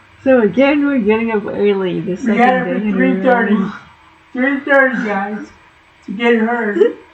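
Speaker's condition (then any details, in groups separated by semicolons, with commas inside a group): Cerebral palsy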